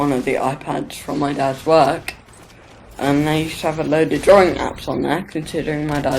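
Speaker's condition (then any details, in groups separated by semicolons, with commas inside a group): Cerebral palsy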